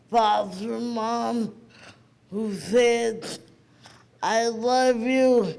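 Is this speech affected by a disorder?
Yes: cerebral palsy.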